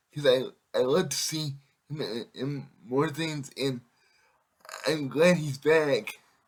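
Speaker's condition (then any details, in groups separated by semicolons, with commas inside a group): Cerebral palsy; able to speak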